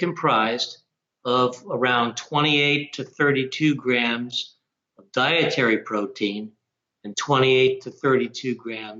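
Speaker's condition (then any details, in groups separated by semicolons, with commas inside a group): No condition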